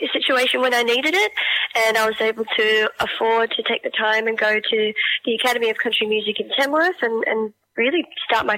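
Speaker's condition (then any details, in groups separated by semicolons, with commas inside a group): Cleft palate; congenital cleft palate, born with it, Variety children's charity support as young girl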